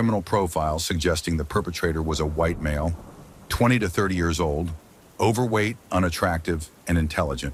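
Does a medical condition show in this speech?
No.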